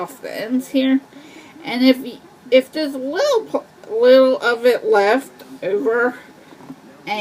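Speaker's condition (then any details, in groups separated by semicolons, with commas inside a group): Cerebral palsy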